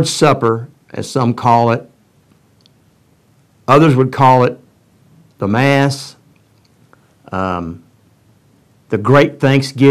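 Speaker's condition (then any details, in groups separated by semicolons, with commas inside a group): No condition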